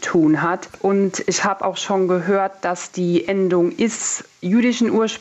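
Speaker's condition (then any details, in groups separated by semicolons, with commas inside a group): No condition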